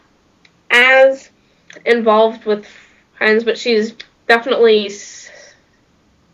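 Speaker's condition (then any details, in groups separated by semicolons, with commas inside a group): Stuttering; stuttering since about age 3, father also stutters; prolonged sounds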